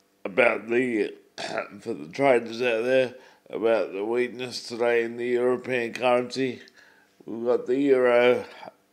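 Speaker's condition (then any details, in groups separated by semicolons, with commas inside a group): Cerebral palsy; uses wheelchair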